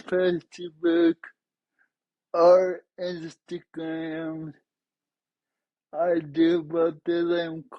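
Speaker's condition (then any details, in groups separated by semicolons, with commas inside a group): Traumatic brain injury; caused by accident; relearned basic abilities, improving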